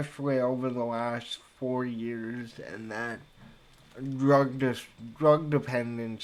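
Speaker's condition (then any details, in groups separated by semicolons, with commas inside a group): Cerebral palsy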